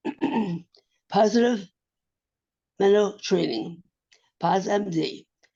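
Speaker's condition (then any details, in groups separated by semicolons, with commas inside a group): Acquired brain injury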